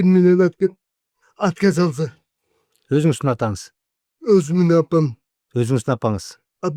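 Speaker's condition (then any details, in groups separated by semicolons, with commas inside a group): Cerebral palsy; 40 years with condition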